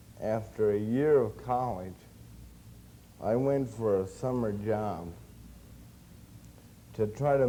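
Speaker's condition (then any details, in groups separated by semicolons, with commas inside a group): Cerebral palsy; since birth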